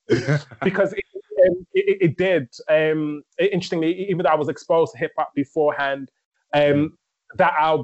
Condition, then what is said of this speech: Stuttering. And so I actually started to employ those rhythmic techniques in my everyday speech, and that became a way of me actually being able to communicate without stammering and having fun with it.